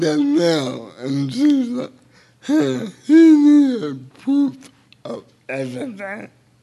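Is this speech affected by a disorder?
Yes: cerebral palsy; a little difficult.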